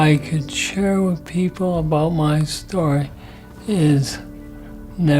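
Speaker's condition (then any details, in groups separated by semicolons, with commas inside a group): Parkinson's disease; deep brain stimulation surgery; good singing voice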